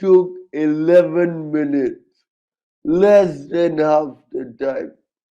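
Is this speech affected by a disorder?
Yes: cerebral palsy, severe.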